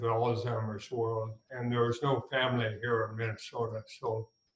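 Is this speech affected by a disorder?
Yes: ALS; throat not responding when singing, could not reach notes, nephew brain surgeon in Boston heard voice change.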